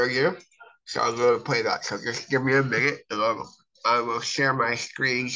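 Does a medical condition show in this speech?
Yes: cerebral palsy.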